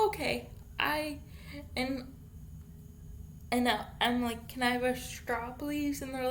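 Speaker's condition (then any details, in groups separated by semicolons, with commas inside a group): Cerebral palsy; infant ventilator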